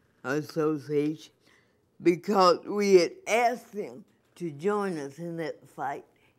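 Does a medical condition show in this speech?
Yes: cerebral palsy; from birth.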